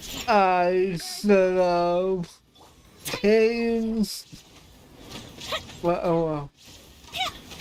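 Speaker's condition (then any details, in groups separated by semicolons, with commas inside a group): Cerebral palsy; affects voice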